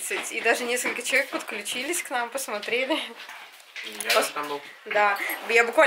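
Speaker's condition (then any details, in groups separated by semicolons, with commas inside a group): No condition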